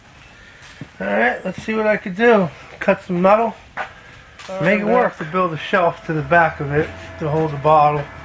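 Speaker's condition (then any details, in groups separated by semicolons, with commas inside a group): No condition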